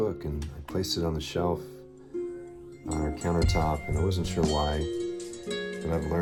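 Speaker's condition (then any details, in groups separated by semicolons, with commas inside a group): No condition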